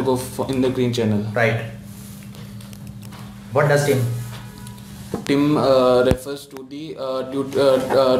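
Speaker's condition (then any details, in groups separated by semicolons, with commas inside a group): No condition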